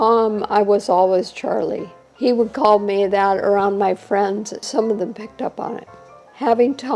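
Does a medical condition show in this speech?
Yes: ALS; shortly after diagnosis.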